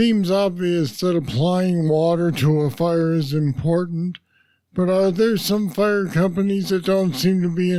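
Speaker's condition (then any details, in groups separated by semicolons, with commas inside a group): Parkinson's disease; deep brain stimulators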